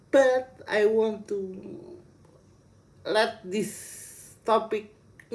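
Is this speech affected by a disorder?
Yes: cerebral palsy.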